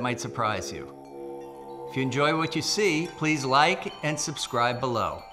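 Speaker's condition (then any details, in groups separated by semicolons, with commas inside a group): No condition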